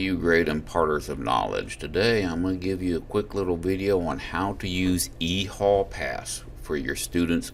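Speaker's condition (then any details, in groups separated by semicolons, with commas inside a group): No condition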